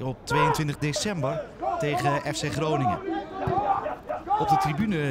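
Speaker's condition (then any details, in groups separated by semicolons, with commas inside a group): No condition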